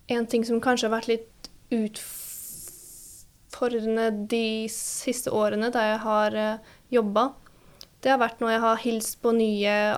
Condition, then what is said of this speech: Stuttering. Hun har stamma fra hun var lita, og gjør det fremdeles.